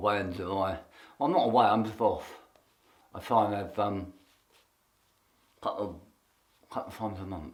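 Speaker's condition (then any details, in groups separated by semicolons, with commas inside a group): Tongue cancer; half tongue removed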